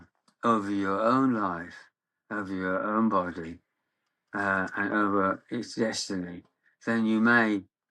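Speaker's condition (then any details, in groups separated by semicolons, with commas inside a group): Parkinson's disease; about 16 years since diagnosis, hip replacement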